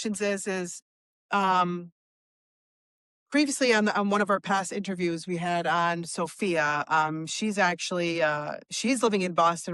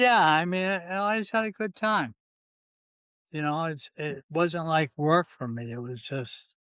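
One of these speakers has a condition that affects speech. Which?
The second: ALS; ALS, limb onset in fingers, hereditary C9 mutation; third or fourth year, middle stage, slow progression, spreading bulbar; still talks, early bulbar throat involvement.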